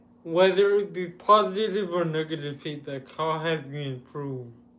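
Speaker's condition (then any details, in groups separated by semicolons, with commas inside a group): Cerebral palsy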